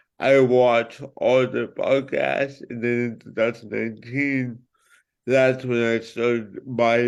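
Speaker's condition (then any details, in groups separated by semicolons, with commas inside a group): Cerebral palsy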